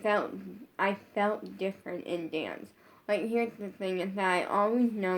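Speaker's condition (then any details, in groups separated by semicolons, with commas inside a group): Brain injury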